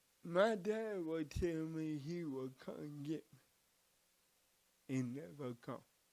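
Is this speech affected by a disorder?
Yes: cerebral palsy; from birth.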